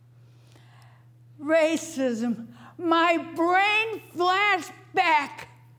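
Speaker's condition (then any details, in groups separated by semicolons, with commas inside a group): Stroke; memory and speech critically affected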